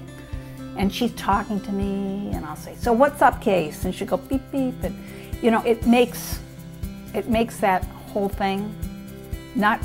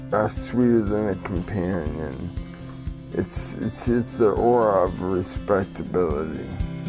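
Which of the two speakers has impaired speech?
The second: brain injury; car accident; about 5 years since accident.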